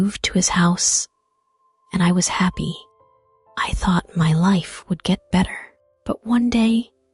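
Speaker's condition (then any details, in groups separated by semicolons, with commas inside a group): No condition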